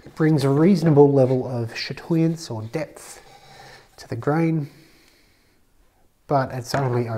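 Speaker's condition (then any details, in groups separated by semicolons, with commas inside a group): No condition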